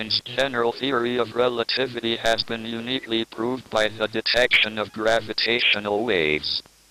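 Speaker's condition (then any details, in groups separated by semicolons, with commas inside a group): MND, speech-generating device; wheelchair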